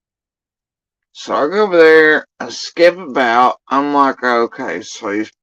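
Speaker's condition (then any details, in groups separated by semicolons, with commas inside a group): Facial paralysis after surgery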